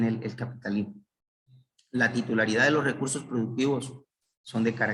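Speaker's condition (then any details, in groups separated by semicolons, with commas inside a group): No condition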